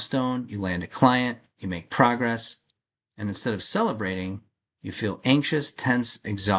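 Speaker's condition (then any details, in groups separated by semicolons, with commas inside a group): No condition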